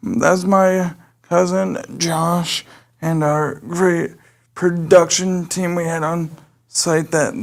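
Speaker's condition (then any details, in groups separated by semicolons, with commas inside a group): Cerebral palsy; present from birth; able to speak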